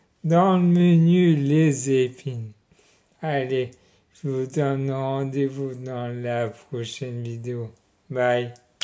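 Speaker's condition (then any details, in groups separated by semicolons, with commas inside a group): Maladie de Charcot (ALS); speech onset, then swallowing problems, hand weakness, twitching; onset around age 44; cannot roll r sound, choking when swallowing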